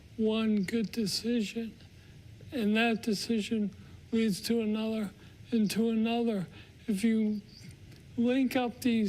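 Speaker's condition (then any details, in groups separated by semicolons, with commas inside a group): Parkinson's disease; strong voice, sings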